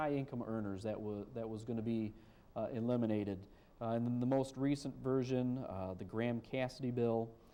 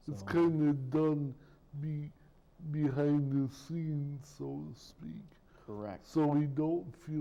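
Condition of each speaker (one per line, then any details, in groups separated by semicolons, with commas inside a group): No condition
Cerebral palsy; present from birth; speech impairment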